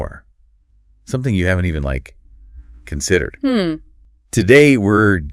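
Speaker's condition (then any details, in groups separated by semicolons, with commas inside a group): No condition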